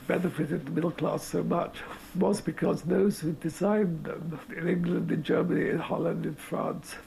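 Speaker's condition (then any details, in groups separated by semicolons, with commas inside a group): Motor neurone disease; terminal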